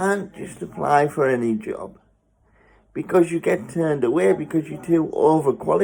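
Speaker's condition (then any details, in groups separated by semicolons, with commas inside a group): Spastic cerebral palsy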